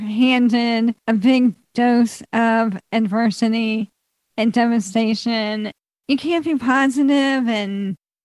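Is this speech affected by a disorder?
Yes: ALS; voice changing and declining.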